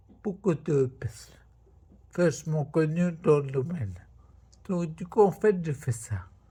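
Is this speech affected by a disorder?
Yes: multiple sclerosis; primary progressive form; diagnosed years ago, very fatigued.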